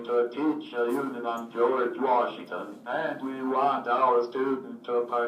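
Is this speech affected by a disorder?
Yes: cerebral palsy, athetoid.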